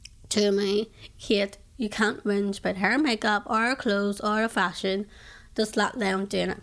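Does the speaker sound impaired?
Yes: Down syndrome; diagnosed by doctor, early warning she might never talk or walk; age 21; early prediction she might never talk, now speaks publicly, including at UN in Geneva.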